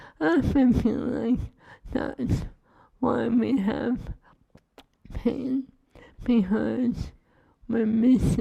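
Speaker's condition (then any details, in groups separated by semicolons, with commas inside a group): ALS; cannot eat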